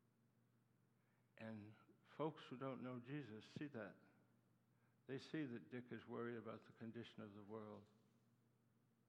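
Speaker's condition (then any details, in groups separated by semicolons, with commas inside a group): Parkinson's disease; Parkinson's attacks muscles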